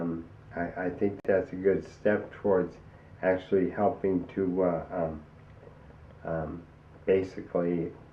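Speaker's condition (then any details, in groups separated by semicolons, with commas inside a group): ALS; onset in arms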